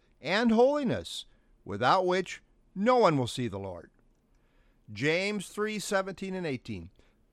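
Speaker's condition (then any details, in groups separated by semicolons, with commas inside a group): No condition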